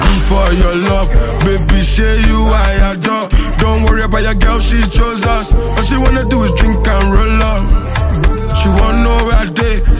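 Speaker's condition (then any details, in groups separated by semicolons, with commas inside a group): No condition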